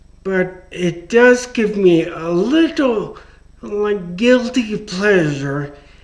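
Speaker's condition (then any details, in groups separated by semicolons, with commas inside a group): Traumatic brain injury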